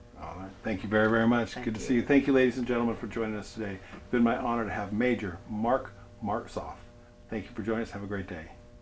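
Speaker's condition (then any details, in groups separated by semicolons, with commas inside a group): No condition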